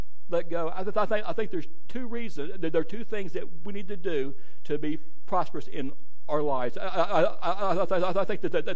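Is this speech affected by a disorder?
Yes: stuttering; struggled with it for a while, adults at gadsdale said stutter barred preaching; worse when trying to stand still; here repeated sounds, repeated words.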